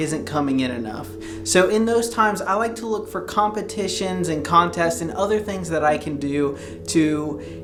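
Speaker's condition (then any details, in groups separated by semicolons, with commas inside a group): No condition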